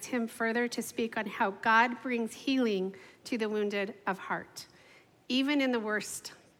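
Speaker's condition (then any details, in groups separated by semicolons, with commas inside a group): No condition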